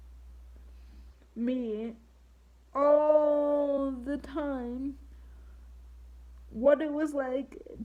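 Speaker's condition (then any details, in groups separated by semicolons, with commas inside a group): Triplegic cerebral palsy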